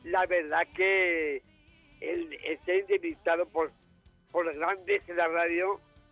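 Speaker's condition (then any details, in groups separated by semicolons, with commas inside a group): Down syndrome; genetic, extra chromosome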